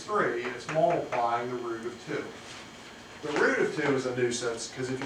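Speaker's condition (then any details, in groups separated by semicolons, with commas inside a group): No condition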